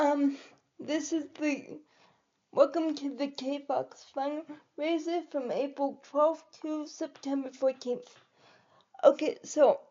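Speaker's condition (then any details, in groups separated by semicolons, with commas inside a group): Cerebral palsy; quadriplegic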